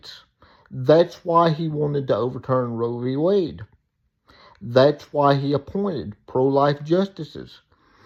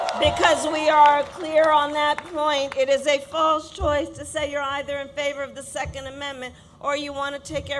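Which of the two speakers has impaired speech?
The first: cerebral palsy; present from birth, uses wheelchair; reports speaking clearly.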